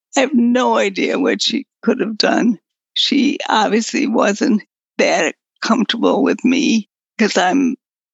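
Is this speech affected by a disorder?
Yes: progressive multiple sclerosis; quadriplegic, no hand use, walker to scooter to wheelchairs, talking harder as disease progressed; voice up and down, in and out with pulmonary muscle strength, sometimes no voice, assistant speaks.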